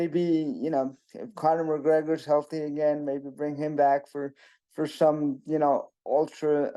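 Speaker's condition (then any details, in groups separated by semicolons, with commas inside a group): Cerebral palsy; present from birth, birth complications; predicted not to eat or speak, does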